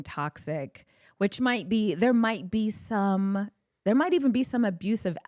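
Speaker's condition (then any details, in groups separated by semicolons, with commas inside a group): No condition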